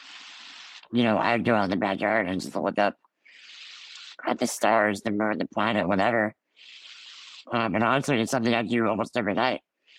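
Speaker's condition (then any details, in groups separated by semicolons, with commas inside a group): Ullrich congenital muscular dystrophy; from birth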